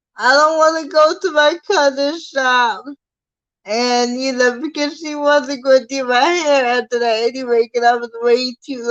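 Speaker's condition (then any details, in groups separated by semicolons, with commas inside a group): Cerebral palsy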